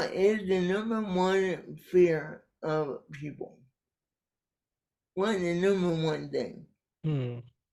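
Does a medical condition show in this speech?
Yes: cerebral palsy; caused by brainstem aneurysm.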